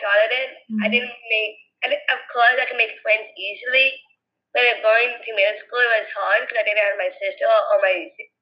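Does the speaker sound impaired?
Yes: Down syndrome; Down syndrome from birth, now age 28, early intervention at UCLA in early childhood.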